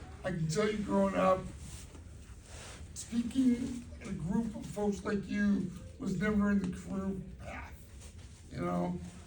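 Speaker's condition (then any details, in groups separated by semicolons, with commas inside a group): Cerebral palsy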